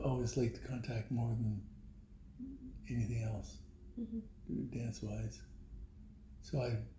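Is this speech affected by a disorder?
Yes: Parkinson's; voice weakened by Parkinson's, knee replaced after hardly walking, earlier taught from chair; voice went with Parkinson's, can still whisper, formerly whisper carried and was heard.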